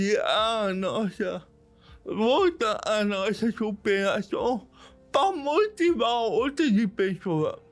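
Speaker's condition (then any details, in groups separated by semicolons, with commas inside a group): Cerebral palsy; diagnosed in childhood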